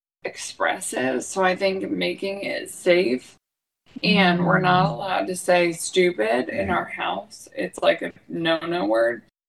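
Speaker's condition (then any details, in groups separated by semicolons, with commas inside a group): ALS; young onset, diagnosed in 30s, spinal surgery before diagnosis without improvement; progressing physically; uses a voice amplifier when talking, host hears her fine without it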